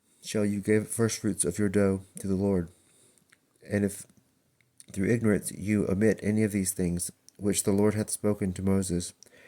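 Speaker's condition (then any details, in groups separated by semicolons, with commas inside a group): No condition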